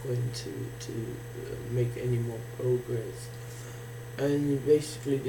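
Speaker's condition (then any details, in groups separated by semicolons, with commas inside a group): Facial palsy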